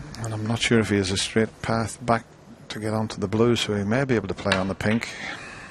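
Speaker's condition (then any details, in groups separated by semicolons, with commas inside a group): No condition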